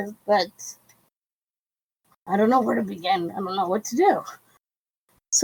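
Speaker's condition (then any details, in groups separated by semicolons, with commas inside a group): Cerebral palsy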